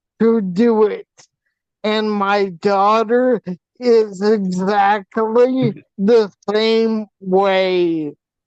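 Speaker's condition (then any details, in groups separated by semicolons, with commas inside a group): Hydrocephalus with shunt failure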